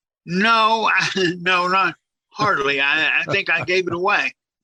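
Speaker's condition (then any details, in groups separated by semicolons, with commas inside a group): Cerebral palsy, severe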